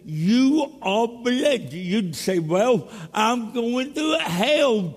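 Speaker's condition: Cerebral palsy; speech impediment

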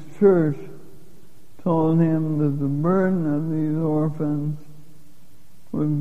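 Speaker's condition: Lou Gehrig's disease; given 3 to 5 years to live

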